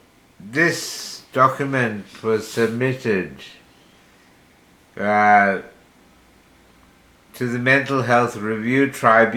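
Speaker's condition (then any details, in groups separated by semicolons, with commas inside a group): Slurred speech from poisoning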